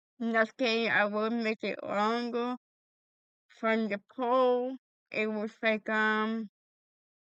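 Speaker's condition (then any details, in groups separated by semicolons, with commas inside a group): Cerebral palsy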